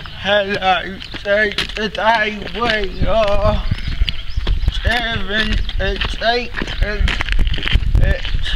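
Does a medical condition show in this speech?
Yes: cerebral palsy.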